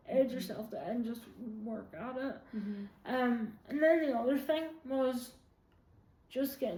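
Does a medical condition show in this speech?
Yes: quadriplegic cerebral palsy, severe.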